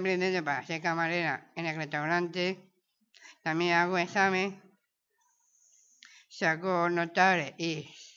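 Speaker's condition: Down syndrome

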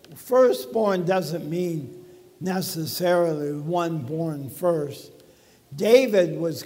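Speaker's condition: ALS; talking a little bit funny

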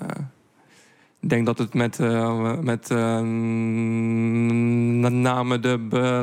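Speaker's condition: Stuttering; more stutters when translating sentences into another language; repeated sounds, repeated words, blocks

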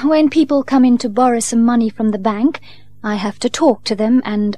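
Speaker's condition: No condition

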